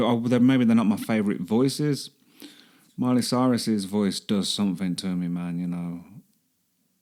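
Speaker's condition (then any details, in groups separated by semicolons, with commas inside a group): No condition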